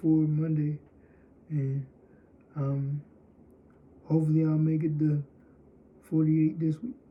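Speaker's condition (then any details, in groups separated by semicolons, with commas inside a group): Cerebral palsy, spastic diplegia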